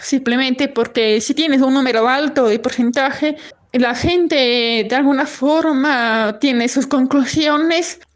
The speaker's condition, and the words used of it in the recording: Deafness. Es decir, se puede comunicar mediante su voz y comprender lo que otros dicen leyendo sus labios.